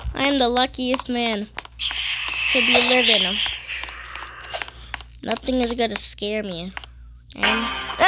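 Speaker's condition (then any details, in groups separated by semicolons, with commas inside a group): No condition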